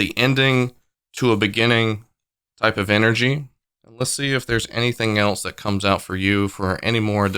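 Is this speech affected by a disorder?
No.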